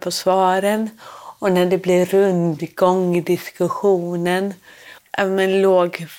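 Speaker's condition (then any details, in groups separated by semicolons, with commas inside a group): Cerebral palsy; born without heartbeat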